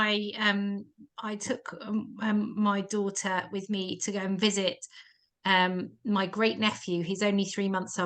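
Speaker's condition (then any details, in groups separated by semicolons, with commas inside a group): No condition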